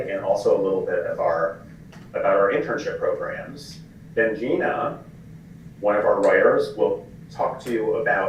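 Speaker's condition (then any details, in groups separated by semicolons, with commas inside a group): No condition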